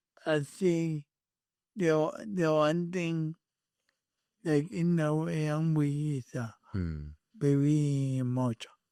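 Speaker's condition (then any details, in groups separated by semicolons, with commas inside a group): Cerebral palsy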